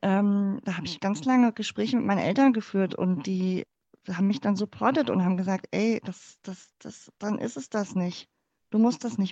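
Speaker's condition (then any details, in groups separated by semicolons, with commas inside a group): Cleft palate; congenital, born in former GDR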